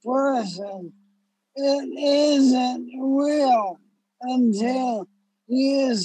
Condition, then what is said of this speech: ALS (motor neuron disease). In order to allow listeners to more easily understand the wisdom he shares, we've sped up his speech in the editing process.